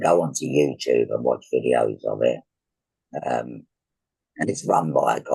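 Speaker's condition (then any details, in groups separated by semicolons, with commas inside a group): Laryngectomy for laryngeal cancer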